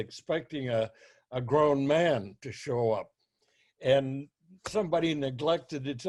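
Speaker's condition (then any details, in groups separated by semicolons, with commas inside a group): No condition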